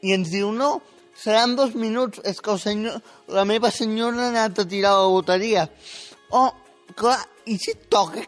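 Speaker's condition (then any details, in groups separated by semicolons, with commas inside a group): Spastic quadriplegic cerebral palsy; age 18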